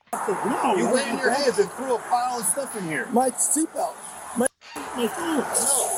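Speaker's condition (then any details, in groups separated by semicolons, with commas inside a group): No condition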